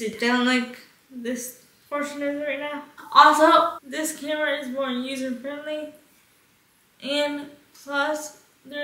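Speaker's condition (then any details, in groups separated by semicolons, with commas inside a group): Cerebral palsy, spastic quadriplegic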